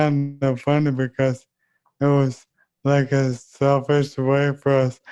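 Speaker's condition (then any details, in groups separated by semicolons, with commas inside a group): ALS; leg onset, speech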